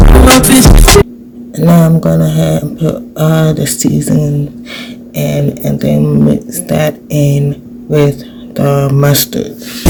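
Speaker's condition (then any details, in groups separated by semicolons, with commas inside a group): Cerebral palsy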